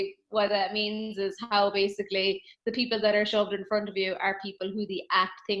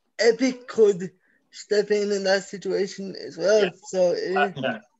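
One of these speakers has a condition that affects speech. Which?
The second: cerebral palsy; from birth, scoliosis.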